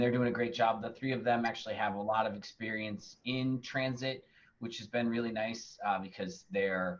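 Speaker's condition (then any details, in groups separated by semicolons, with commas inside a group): No condition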